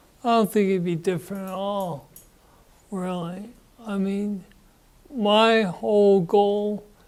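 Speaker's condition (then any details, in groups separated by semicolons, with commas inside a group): Parkinson's disease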